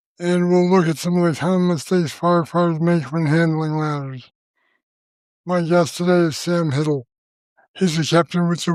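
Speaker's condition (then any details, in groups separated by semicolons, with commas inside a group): Parkinson's disease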